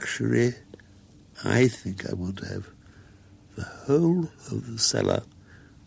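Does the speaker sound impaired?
Yes: muscular dystrophy; gradually able to do less, helped around by carers.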